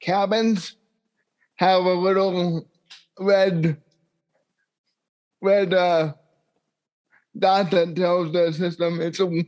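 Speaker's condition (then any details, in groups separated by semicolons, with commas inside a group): Cerebral palsy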